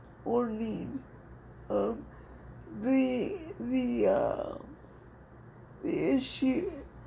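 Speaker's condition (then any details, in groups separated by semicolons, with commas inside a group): Cerebral palsy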